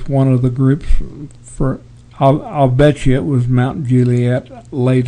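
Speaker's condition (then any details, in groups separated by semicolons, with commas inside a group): Parkinson's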